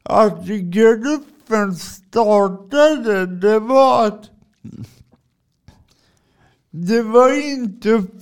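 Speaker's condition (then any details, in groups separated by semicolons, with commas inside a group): Cerebral palsy; from birth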